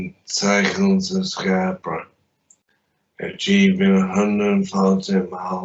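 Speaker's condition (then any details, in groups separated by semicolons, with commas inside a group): Traumatic brain injury; limb injuries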